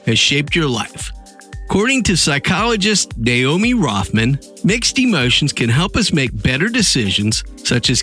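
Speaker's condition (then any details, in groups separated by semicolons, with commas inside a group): No condition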